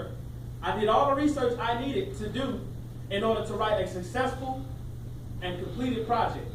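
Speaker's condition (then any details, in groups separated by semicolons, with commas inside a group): No condition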